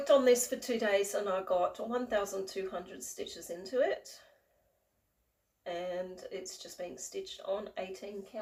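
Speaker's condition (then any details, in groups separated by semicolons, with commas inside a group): No condition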